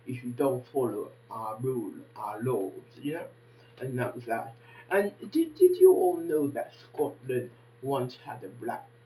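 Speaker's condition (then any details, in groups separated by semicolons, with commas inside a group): Facial palsy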